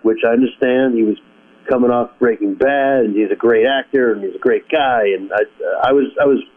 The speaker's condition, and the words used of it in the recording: No condition.